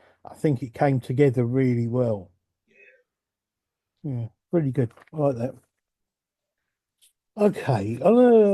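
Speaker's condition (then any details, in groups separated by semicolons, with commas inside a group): No condition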